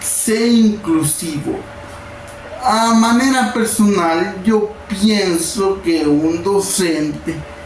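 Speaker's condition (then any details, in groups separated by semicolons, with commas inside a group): Cerebral palsy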